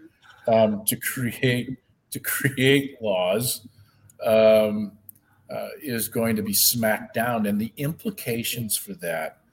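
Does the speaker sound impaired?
No.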